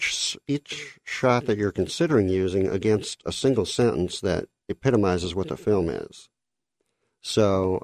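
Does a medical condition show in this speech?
Yes: cleft lip and palate; several unpleasant surgeries in childhood.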